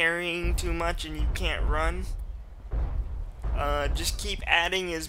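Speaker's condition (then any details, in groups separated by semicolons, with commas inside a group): Cerebral palsy, mild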